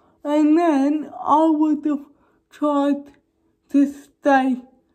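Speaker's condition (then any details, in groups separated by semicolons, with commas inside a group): Cerebral palsy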